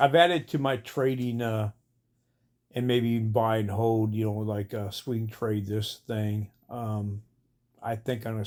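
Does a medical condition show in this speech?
No.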